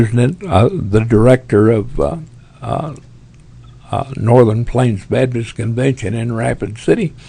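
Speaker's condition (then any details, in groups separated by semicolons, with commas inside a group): Parkinson's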